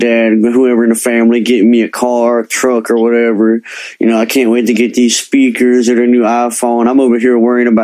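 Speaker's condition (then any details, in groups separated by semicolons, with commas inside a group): Cleft lip and palate; present from birth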